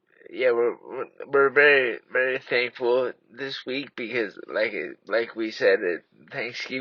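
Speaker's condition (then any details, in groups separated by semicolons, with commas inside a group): Traumatic brain injury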